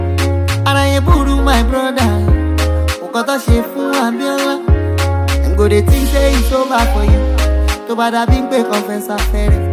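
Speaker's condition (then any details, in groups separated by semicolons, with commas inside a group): No condition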